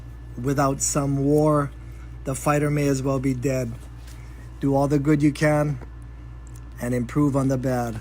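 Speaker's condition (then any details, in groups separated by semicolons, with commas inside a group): No condition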